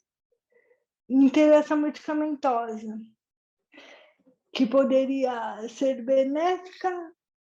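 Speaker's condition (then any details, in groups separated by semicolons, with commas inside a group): Cerebral palsy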